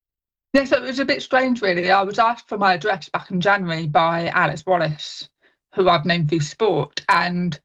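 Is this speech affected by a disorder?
Yes: deafness; cannot really understand speech sounds without hearing aids, learning level 3 sign language; following interview via live captions on Teams plus live transcription app.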